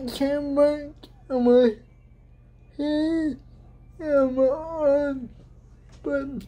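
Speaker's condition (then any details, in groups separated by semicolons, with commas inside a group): Cerebral palsy; speech affected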